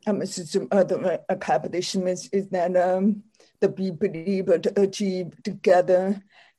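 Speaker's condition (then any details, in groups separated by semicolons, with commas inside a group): Deafness; speaks for self, also uses sign language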